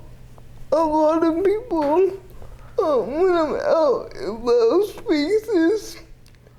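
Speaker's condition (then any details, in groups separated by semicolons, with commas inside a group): Cerebral palsy, athetoid, severe; articulation affected, may be hard to understand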